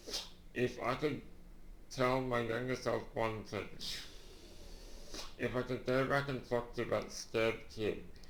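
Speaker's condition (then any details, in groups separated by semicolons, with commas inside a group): Duchenne muscular dystrophy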